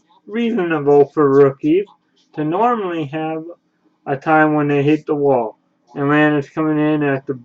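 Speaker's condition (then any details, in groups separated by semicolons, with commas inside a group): Cerebral palsy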